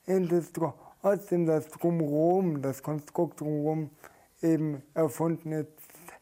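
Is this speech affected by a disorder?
Yes: stuttering; stuttering symptoms, also present during stage performances; here prolonged sounds.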